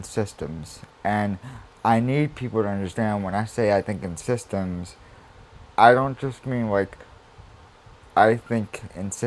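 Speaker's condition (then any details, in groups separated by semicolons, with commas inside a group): Cerebral palsy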